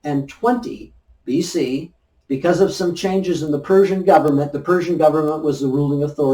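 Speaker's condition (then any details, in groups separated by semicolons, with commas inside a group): No condition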